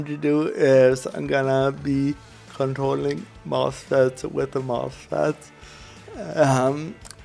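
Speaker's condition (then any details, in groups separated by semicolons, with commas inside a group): Cerebral palsy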